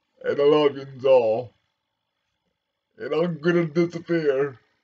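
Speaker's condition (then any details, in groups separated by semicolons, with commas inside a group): Cerebral palsy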